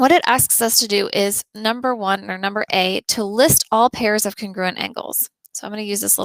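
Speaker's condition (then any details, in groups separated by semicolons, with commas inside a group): No condition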